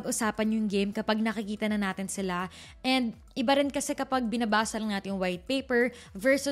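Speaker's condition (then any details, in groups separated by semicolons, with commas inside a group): No condition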